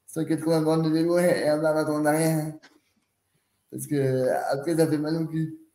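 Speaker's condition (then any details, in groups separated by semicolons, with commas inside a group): Cerebral palsy; quadriplegic, since birth, cause extreme prematurity, wheelchair user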